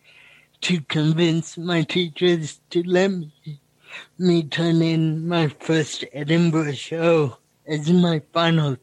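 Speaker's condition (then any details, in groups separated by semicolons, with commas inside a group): Cerebral palsy; feels picking up host's stammer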